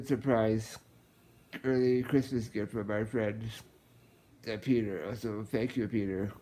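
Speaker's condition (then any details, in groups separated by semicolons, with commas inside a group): Muscular dystrophy, Duchenne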